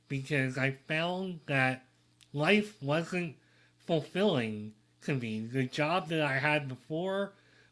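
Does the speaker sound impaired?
Yes: cleft lip and palate; part of a rare syndrome with other issues.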